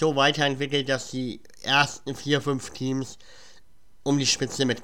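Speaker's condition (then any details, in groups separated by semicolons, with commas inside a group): Cleft palate; speech impediment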